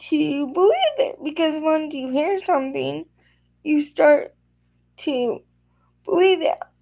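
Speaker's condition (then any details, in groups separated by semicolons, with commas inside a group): Quadriplegic spastic cerebral palsy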